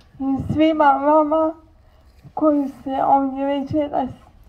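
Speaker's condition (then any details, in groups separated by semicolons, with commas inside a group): Cerebral palsy; severe movement impairment; impaired speech, speech largely retained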